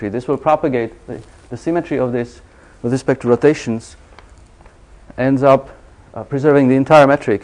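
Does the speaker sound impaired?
No.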